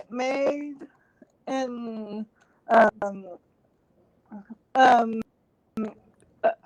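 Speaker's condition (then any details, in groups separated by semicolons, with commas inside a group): Cerebral palsy; since birth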